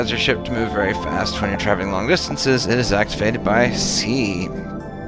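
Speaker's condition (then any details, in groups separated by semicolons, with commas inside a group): No condition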